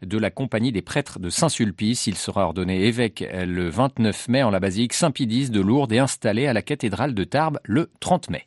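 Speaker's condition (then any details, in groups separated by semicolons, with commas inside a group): No condition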